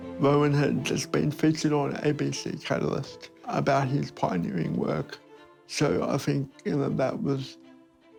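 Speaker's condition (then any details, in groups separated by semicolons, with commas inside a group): Cerebral palsy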